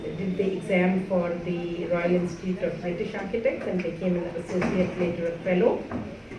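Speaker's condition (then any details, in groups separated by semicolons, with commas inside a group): No condition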